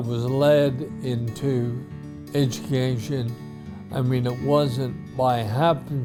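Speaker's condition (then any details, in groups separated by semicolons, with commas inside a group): ALS; few months since diagnosis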